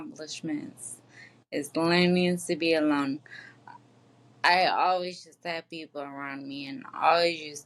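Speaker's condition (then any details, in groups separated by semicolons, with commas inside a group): Traumatic brain injury; accident, injury at age 24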